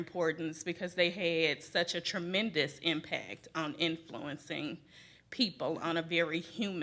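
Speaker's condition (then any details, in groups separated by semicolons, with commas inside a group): No condition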